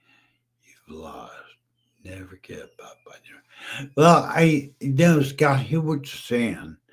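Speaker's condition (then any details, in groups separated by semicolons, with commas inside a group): Brain injury; aneurysm stroke, cerebellum damaged, epilepsy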